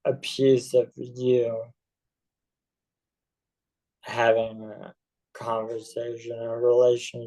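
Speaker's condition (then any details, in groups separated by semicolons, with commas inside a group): ALS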